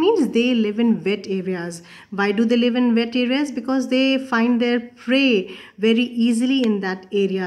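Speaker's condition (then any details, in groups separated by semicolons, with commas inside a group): No condition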